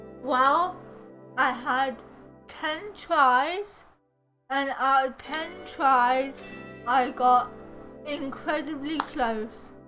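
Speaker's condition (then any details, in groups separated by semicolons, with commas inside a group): Cerebral palsy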